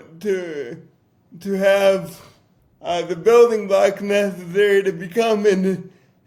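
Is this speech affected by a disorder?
Yes: cerebral palsy; difficult to talk.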